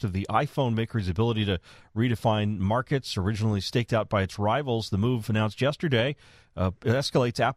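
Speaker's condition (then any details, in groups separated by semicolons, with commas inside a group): No condition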